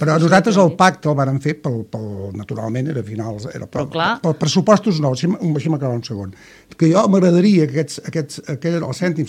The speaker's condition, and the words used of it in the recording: None; typical speech.